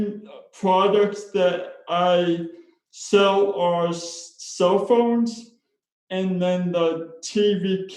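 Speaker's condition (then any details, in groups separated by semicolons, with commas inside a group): Spastic cerebral palsy; speech impairment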